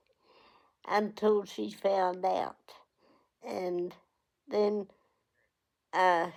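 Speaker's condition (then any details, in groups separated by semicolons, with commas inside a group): Cerebral palsy; onset at 8 days old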